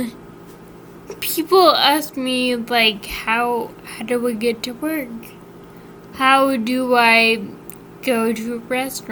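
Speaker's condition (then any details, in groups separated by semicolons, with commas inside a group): Friedreich's ataxia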